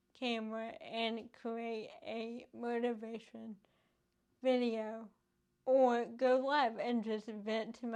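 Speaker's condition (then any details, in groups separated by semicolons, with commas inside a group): Cerebral palsy; affects hands, legs, walking and talking; physical, occupational and speech therapy; speech affected, IOP device for mouth muscles, improved within year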